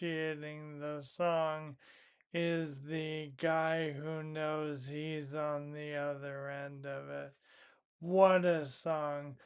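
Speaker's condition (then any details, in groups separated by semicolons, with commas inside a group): Primary lateral sclerosis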